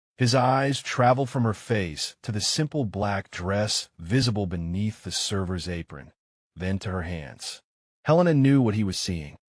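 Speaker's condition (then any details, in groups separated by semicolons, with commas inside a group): No condition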